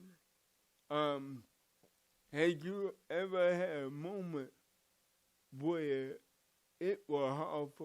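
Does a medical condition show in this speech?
Yes: cerebral palsy; from birth.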